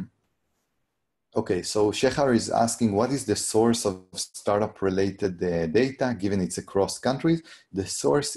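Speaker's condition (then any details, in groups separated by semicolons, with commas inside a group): No condition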